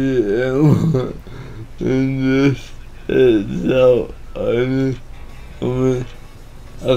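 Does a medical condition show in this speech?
Yes: cerebral palsy; atypical speech.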